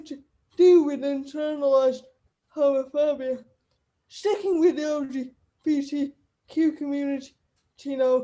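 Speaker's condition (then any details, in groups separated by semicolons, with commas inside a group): Cerebral palsy; wheelchair user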